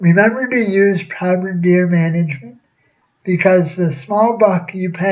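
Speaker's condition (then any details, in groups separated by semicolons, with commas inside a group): Cerebral palsy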